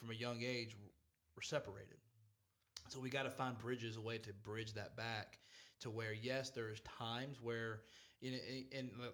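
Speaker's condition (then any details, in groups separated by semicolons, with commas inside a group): No condition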